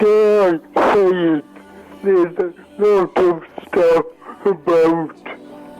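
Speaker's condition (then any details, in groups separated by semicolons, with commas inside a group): Cerebral palsy; wheelchair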